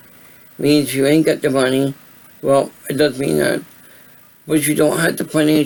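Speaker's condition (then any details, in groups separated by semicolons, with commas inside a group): Cerebral palsy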